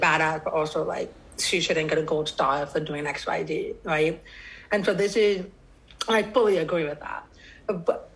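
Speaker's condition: Deafness, cochlear implant; congenital deafness, cochlear implant right, hearing aid left, implant revision surgery, off-ear Kanzo processor; deaf accent, speech differs from hearing speakers, communicates by spoken language

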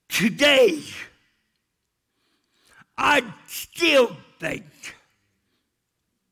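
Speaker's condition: Cerebral palsy; mother spoke for him in childhood

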